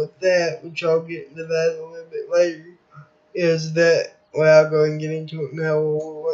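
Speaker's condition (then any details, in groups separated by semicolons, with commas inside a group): Cerebral palsy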